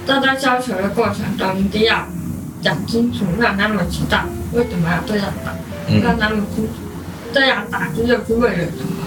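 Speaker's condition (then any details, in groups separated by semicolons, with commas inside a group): Hearing impairment; now converses with hearing people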